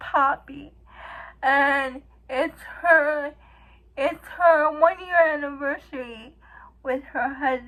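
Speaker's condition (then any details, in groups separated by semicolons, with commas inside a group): Cerebral palsy; uses wheelchair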